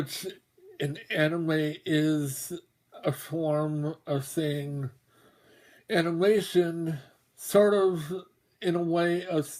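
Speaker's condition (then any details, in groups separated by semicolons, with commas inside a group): Mobius syndrome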